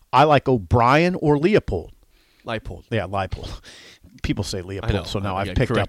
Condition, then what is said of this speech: No condition.